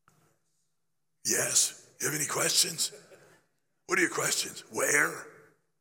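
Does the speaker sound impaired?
Yes: laryngeal cancer after radiation, growth on voice box treated with radiation and chemotherapy; voice box not removed.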